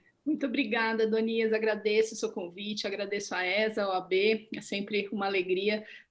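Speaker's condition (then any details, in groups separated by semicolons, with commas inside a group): No condition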